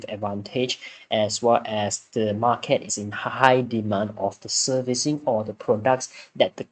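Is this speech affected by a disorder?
No.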